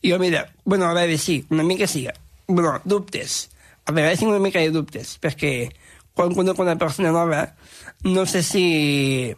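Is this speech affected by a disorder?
Yes: Down syndrome; extra chromosome; very talkative, asks not to be corrected on how he says things.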